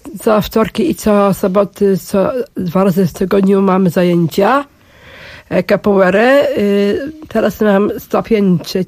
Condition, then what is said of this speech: Down syndrome. Ja potrafię rozmawiać i zaczęło się od tego, że ja mówię.